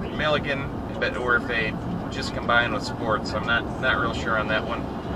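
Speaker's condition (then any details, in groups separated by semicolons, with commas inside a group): No condition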